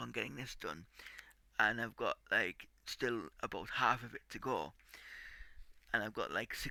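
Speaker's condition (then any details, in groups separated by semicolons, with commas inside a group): Cerebral palsy; tight muscles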